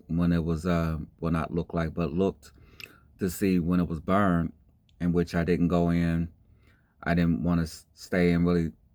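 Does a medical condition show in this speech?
No.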